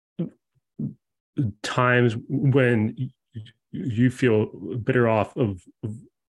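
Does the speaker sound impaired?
Yes: stutter; childhood onset, neurological and genetic basis, persists for life, no cure; recorded via zoom, video call lag makes turn-taking hard; blocking moments, daily speaking situations very difficult, anticipates stuttering in everyday moments; here repeated words, prolonged sounds.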